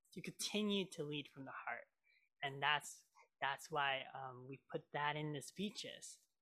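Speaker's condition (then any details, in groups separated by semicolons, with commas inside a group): Cleft lip and palate; cleft made eating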